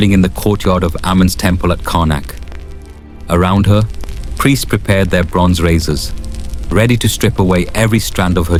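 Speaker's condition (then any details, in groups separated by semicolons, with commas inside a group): No condition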